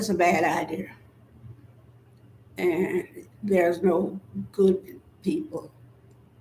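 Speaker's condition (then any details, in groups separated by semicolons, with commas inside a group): Spinal neurosarcoidosis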